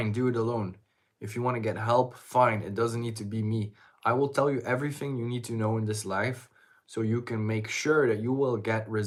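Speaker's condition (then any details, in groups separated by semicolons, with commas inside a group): No condition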